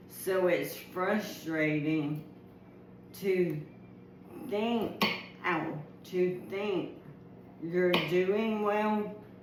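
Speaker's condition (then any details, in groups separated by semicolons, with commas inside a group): ALS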